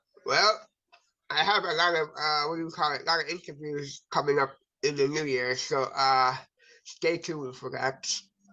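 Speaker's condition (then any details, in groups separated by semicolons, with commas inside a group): Cerebral palsy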